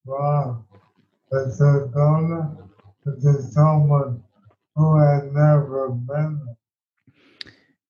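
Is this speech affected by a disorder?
Yes: ALS.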